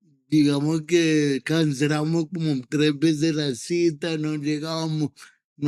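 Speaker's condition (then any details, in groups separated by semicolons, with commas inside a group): Cerebral palsy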